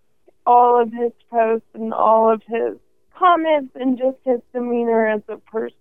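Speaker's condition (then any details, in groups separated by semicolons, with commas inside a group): ALS; 18 months to diagnosis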